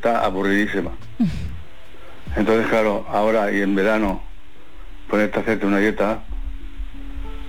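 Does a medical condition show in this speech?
Yes: Parkinson's; on Parkinson's medication; takes Parkinson medication.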